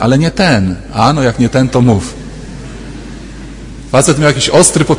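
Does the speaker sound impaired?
No.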